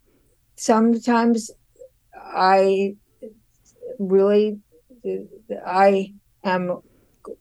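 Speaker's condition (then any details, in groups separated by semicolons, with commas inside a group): Aphasia; aphasia from severe near-fatal stroke, right-side paralysis, no speech at all initially, 3 years regaining independence; about 13 years after stroke, still aphasic; trouble saying intended words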